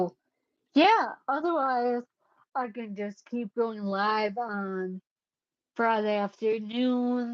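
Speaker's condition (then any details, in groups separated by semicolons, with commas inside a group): Cerebellar ataxia; caused by brain bleed, unsteady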